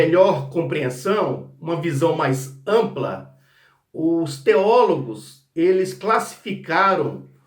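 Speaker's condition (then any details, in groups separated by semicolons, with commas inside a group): No condition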